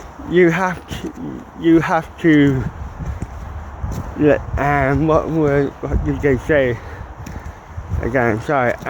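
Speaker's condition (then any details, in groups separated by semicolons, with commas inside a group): Cerebral palsy; mild, ataxic type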